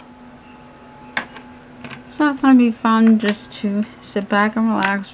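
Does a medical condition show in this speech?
Yes: cerebral palsy; hands affected, shaking.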